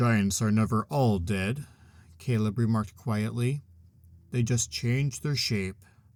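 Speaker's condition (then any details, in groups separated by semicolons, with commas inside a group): No condition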